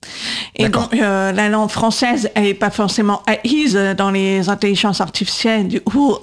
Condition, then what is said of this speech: Deafness. Du coup j'ai fait de l'orthophonie pendant 20 ans pour apprendre à parler, à maîtriser ma voix, à entendre,